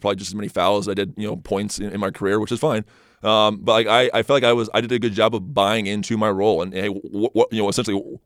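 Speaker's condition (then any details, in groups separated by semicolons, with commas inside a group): Stutter; stutter first noticed in high school, not as a child, magnified speaking Spanish as a missionary; has seen speech therapists, helped a little, uses detailed preparation to reduce stuttering; stutters off the cuff, trips over words, can't get a word out, less when prepared and confident; repeated sounds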